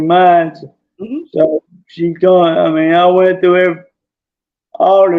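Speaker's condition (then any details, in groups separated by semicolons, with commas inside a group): Traumatic brain injury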